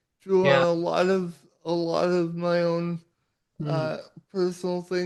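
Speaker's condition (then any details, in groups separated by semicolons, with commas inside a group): Cerebral palsy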